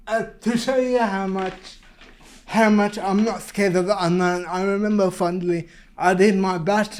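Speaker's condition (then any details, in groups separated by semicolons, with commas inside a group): Cerebral palsy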